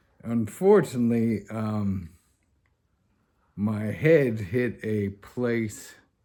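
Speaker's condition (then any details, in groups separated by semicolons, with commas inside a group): ALS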